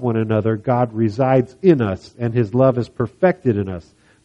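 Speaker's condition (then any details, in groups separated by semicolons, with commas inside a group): No condition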